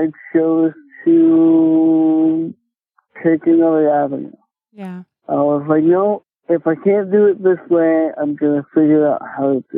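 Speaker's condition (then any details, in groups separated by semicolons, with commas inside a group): Cerebral palsy; speech affected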